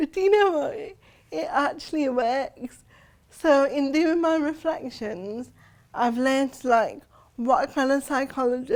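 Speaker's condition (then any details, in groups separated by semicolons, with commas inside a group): Cerebral palsy; since birth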